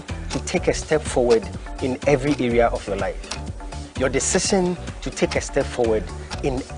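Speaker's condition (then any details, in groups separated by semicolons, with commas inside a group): No condition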